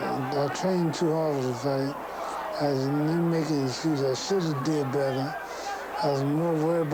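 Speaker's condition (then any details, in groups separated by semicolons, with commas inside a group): Parkinson's syndrome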